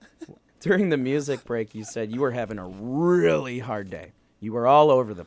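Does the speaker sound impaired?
No.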